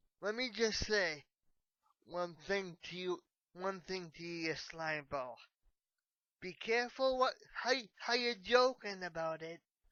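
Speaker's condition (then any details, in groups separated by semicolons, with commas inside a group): Cerebral palsy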